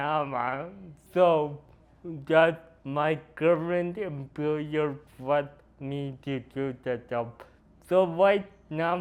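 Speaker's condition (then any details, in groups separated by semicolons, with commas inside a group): Cerebral palsy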